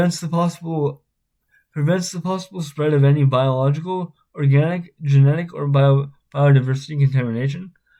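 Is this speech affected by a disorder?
Yes: spastic cerebral palsy.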